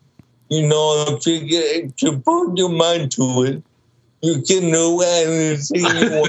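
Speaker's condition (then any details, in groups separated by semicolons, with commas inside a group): Cerebral palsy, mild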